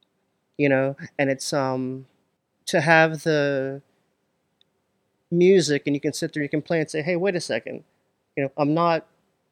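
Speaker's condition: Stuttering; long-standing stutter, present through school years; prolonged sounds, blocks

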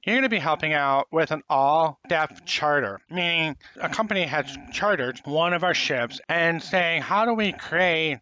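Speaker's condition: Profound hearing loss, congenital

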